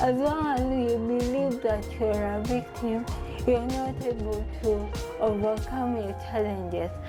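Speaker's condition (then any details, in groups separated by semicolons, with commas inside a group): Cerebral palsy; from birth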